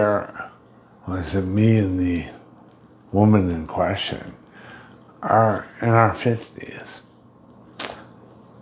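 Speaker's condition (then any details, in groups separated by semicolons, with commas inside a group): Brain injury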